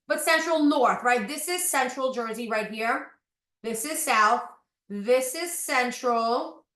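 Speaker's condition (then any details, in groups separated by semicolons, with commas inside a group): No condition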